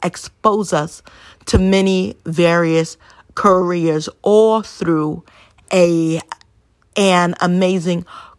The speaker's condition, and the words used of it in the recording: Stuttering. I am a stutterer, so I will stumble across some words, sometimes more than others, and it's okay.